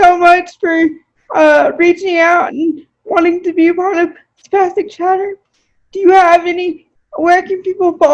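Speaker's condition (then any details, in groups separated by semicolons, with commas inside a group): Cerebral palsy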